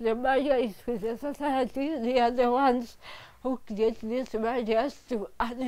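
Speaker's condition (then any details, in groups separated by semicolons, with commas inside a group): Cerebral palsy; from birth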